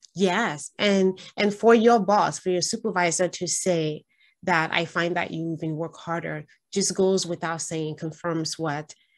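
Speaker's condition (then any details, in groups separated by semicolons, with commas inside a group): No condition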